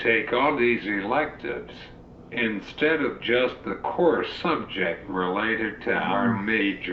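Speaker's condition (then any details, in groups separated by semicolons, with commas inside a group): Cerebral palsy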